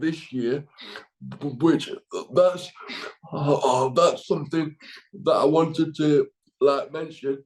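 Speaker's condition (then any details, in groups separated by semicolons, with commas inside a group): Cerebral palsy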